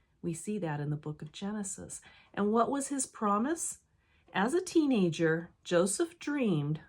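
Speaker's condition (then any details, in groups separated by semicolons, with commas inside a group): No condition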